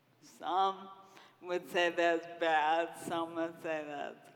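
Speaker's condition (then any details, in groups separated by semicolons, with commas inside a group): Friedreich's ataxia; progressive, wall-supported gait then wheelchair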